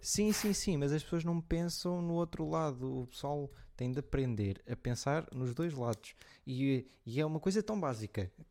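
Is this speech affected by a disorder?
No.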